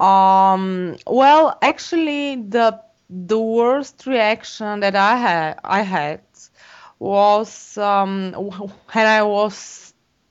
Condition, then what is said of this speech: Stuttering. I have problems with public speaking and with speaking in stressful conditions like interviews.